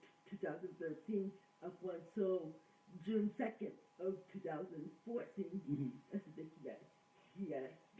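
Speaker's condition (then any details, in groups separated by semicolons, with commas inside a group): Cerebral palsy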